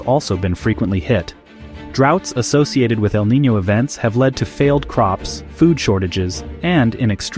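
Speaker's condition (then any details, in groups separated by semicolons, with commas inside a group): No condition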